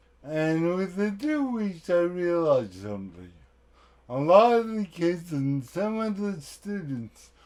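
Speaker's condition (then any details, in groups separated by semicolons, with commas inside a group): Cerebral palsy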